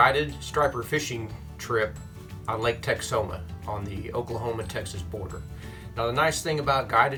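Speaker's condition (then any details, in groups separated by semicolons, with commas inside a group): No condition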